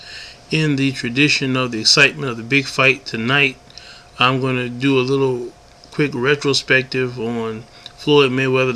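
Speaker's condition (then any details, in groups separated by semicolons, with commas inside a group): No condition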